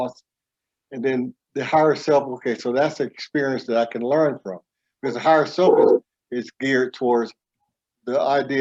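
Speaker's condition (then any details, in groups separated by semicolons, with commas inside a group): No condition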